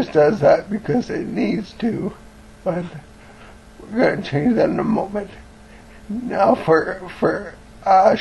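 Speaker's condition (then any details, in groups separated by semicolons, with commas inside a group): Cerebellar ataxia from brain tumour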